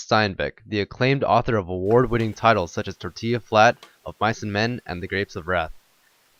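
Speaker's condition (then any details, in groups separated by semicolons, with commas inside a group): No condition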